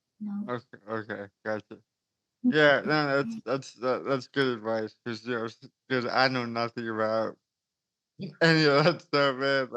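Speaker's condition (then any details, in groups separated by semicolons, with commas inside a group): Cerebral palsy; since birth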